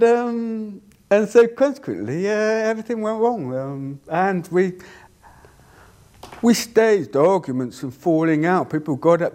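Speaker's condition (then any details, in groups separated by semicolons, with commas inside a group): Deafness; cannot hear own voice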